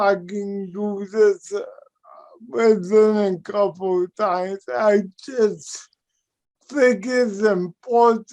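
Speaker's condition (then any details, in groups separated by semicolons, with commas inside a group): Cerebral palsy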